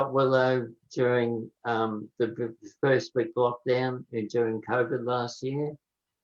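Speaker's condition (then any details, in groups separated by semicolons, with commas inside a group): Motor neurone disease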